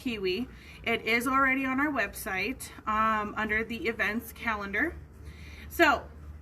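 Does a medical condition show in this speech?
No.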